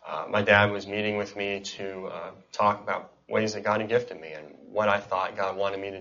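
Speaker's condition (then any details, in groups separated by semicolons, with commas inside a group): Cleft palate and cleft lip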